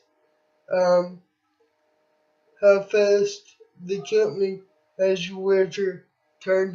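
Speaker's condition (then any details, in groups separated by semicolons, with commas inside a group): Cerebral palsy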